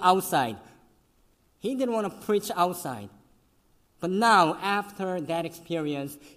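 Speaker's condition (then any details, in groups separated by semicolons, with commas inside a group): Cleft lip and palate; congenital, severe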